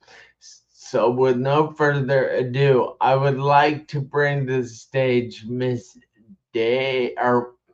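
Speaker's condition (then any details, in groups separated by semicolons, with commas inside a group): Traumatic brain injury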